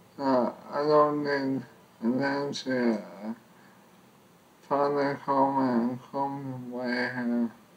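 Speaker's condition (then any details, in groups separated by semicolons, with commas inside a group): ALS; onset in finger, slightly bent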